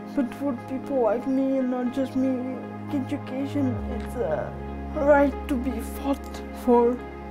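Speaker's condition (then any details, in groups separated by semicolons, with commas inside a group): Cerebral palsy; adolescent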